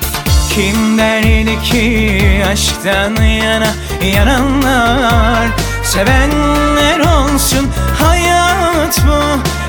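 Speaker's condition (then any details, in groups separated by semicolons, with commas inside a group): No condition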